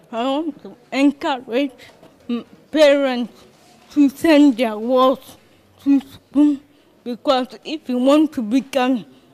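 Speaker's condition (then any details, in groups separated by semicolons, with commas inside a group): Cerebral palsy; diagnosed at age six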